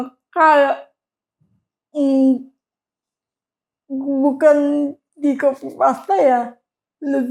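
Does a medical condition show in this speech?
Yes: cerebral palsy.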